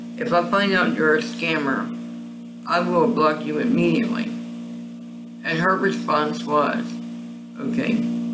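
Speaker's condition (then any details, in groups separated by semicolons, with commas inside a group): Cerebral palsy; voice sound affected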